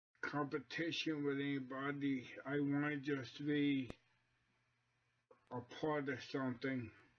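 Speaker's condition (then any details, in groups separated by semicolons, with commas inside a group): Cerebellar ataxia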